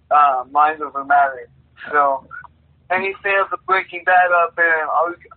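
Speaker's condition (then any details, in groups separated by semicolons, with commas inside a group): Cerebral palsy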